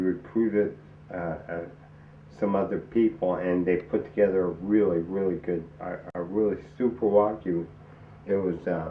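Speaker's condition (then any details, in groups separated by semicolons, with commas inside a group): ALS; onset in arms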